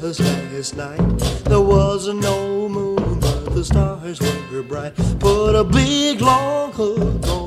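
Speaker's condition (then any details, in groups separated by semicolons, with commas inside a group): No condition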